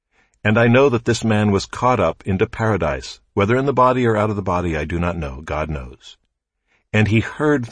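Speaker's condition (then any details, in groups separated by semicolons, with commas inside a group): No condition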